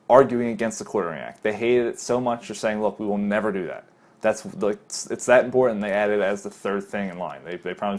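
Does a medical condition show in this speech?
No.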